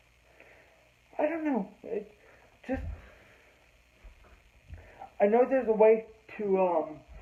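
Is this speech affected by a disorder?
Yes: cerebral palsy.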